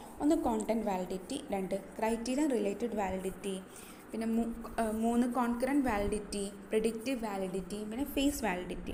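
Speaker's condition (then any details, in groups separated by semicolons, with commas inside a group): No condition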